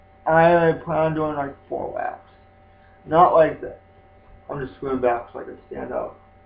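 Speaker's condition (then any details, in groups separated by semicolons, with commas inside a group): Spastic quadriplegic cerebral palsy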